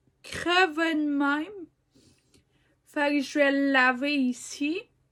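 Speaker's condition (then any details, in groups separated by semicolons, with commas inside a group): Ataxia; degenerative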